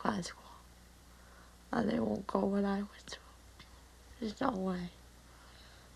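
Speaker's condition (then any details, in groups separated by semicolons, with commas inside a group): Cerebral palsy; mild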